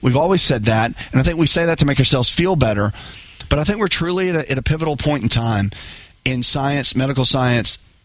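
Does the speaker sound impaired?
No.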